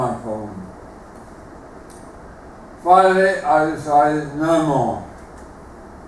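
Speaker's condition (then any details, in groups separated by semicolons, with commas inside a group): Motor neuron disease; terminal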